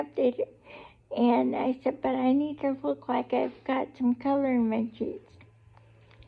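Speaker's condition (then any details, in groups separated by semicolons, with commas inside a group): Cerebral palsy; able to talk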